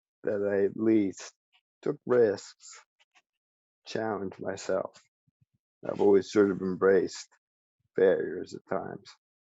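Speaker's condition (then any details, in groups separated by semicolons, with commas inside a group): ALS; speech still preserved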